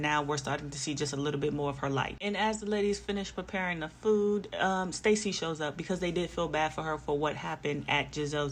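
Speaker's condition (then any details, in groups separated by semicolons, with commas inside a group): No condition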